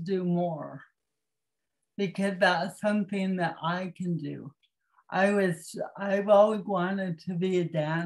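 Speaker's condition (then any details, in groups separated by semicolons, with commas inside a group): Cerebral palsy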